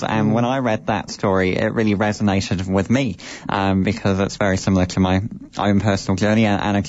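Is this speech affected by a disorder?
Yes: cleft lip and palate; congenital cleft lip and palate, bone graft surgery around age 9, cleft clinic team follow-up; described as speaking beautifully, cleft clinic surgeon at age 12 predicted no public speaking career.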